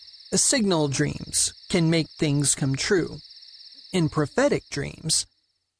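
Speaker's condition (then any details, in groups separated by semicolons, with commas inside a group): No condition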